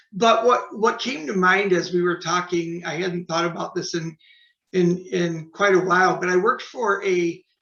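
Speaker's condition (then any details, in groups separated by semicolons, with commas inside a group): No condition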